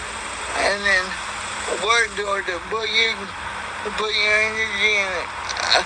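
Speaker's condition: Cerebral palsy; cannot read

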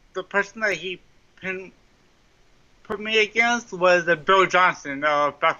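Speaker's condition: Cerebral palsy, mild; speech impairment, likens own voice to drive-through speaker box, may sound drunk

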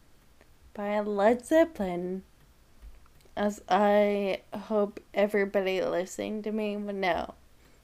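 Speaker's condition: Friedreich's ataxia; wheelchair user

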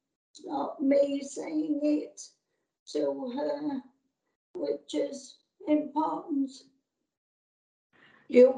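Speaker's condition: Motor neurone disease; voice affected quite a lot, once-broad Yorkshire accent changed, fears voice may suddenly go

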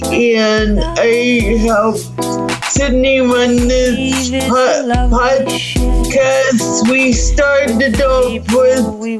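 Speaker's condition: Cerebral palsy; spastic quadriplegia, mainly affects legs, spastic fibers in most muscles throughout body, not overpowering; 41 years old; neck muscles still coordinate for speech, can still speak

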